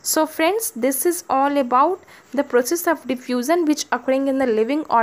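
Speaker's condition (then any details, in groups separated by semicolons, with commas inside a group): No condition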